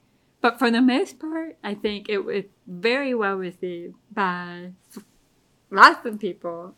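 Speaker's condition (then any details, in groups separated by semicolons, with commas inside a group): Deafness; relies on hearing aids and lip reading, pretty bad tinnitus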